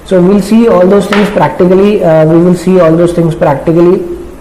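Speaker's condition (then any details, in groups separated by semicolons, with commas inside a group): No condition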